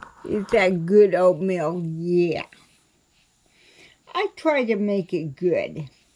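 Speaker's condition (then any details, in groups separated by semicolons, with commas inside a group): Cerebral palsy; cannot walk, crawls to get around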